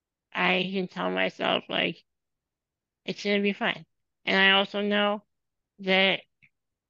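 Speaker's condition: Spinal muscular atrophy; progressive muscle weakness throughout body

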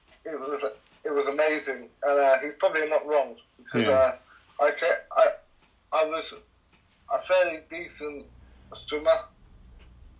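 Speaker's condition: Cerebral palsy; cerebral palsy affecting all limbs

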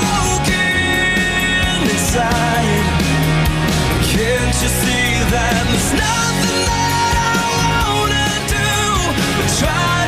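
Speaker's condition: No condition

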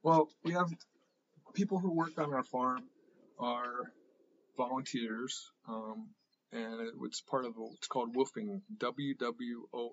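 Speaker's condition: No condition

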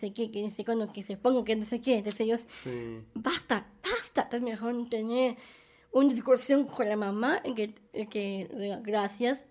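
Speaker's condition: Down syndrome; present from birth

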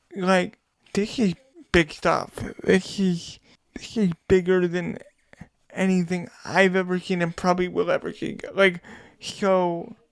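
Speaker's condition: Cerebral palsy; limited outdoor play in childhood

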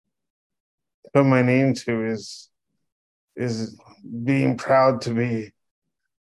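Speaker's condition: Cerebral palsy; meconium inhaled in labor

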